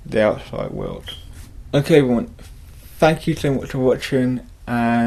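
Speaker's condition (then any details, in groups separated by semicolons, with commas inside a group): Cerebral palsy; mild, affects muscles and speech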